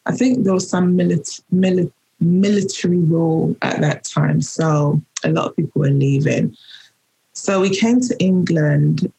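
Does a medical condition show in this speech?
No.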